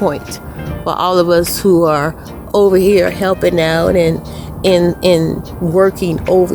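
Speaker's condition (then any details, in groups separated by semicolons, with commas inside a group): No condition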